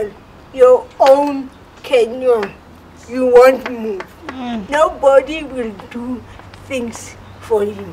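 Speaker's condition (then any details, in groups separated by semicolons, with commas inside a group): Cerebral palsy; speech impediment, understandable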